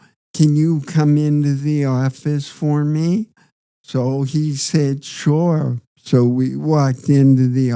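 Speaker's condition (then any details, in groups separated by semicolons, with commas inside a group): Parkinson's disease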